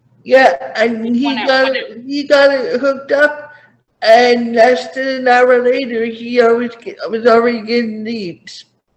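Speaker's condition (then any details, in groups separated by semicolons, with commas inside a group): Cerebral palsy; did not talk until about age five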